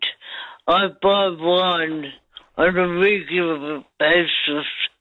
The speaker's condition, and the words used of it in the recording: Cerebral palsy. And pretty much all my life, people thought that I'm half cut because of the way I walk and speak.